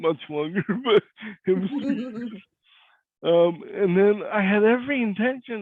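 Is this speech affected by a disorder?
Yes: cerebral palsy; voice is different.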